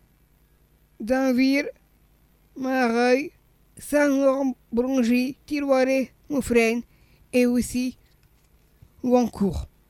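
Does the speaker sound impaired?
Yes: Down syndrome; congenital, heart malformation, heart surgery at age one after staphylococcus aureus, later reoperated; swallowing problems, slowness, childhood speech therapy to tone tongue.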